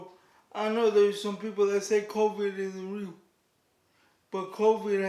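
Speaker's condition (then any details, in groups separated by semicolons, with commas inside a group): Cerebral palsy; declined offered surgery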